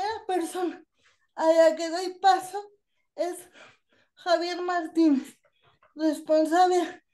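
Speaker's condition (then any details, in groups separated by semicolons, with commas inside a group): Cerebral palsy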